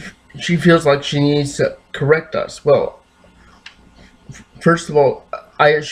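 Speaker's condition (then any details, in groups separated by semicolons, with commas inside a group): Cerebral palsy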